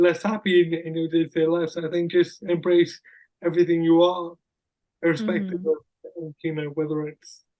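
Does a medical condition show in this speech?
Yes: cerebral palsy.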